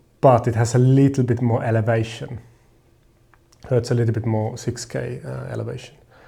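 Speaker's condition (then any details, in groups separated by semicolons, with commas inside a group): No condition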